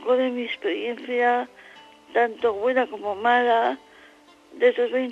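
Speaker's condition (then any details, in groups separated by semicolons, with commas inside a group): Cerebral palsy; infantile onset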